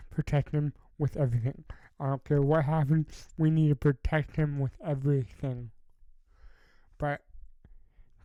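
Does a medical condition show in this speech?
Yes: cerebral palsy.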